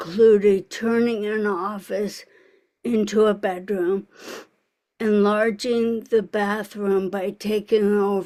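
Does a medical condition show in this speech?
Yes: ALS; diagnosed 2.5 years, onset 7 years, needs transfer help; speech audibly affected.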